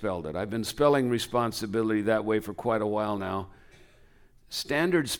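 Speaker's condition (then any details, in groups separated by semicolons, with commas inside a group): No condition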